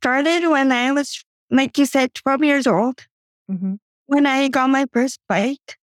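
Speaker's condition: Cerebral palsy; from birth, doctors predicted never walking, took first steps, walks with walker, first tricycle at age 12; age 41, walks up to 10,000 steps daily with walker, rows, gym four days weekly

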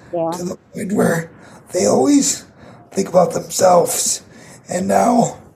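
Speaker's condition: Cerebral palsy; very tight muscles

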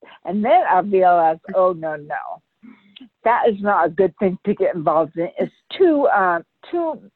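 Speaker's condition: Brain aneurysm rupture; sudden ruptured brain aneurysm, coma afterward, relearned walking and talking, balance issues, physical therapy; not even four years since rupture, still learning to walk, swerves from balance issues; sounds different than before, speech leads people to think deaf

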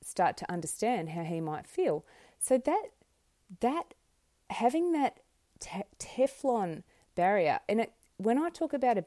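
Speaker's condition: No condition

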